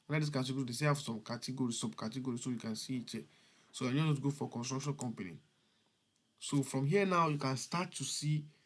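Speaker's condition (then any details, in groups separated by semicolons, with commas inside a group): No condition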